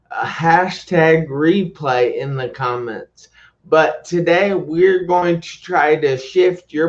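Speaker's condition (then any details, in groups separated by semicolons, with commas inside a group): Traumatic brain injury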